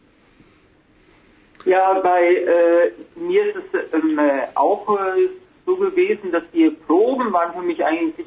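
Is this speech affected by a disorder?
Yes: stuttering; stutters relatively little before large audiences when projecting voice, stuttered more in rehearsals than performance; here prolonged sounds.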